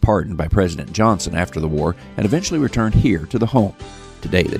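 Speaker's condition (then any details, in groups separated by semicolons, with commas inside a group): No condition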